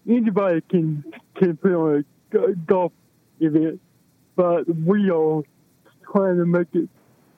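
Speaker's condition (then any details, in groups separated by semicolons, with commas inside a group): Cerebral palsy; affects movement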